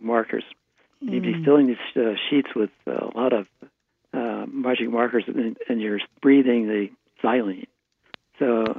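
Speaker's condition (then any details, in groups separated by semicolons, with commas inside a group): Parkinson's disease; right hand tremor at onset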